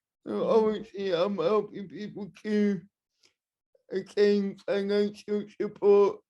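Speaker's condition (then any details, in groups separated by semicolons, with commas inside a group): Cerebral palsy, spastic and dyskinetic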